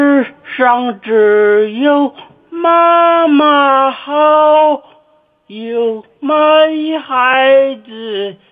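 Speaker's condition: Cerebellar atrophy; age 44, about 30 years since onset, fully dependent on 76-year-old mother for daily care

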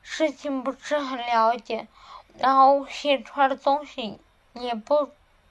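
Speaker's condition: Cerebellar atrophy, hereditary; slurred, muffled articulation, tongue not nimble, listeners struggle to understand

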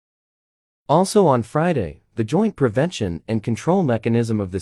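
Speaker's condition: No condition

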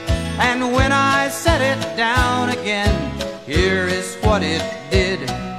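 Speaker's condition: No condition

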